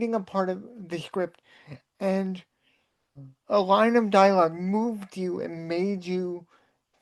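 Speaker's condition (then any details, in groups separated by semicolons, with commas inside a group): Cerebral palsy; voice sometimes sounds childlike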